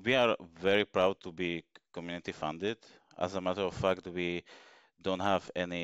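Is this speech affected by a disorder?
No.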